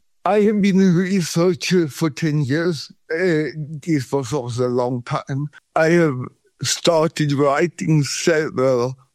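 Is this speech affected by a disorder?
Yes: cerebral palsy; from birth.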